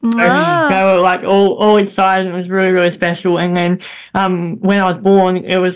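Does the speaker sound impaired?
Yes: bilateral cleft lip and palate; congenital, many operations from 3 months, hip bone graft into mouth, throat surgery, braces, low motor skills; childhood voice squeaky, very airy, nasal, speech therapy after bone graft and throat surgery, speech hindered drama.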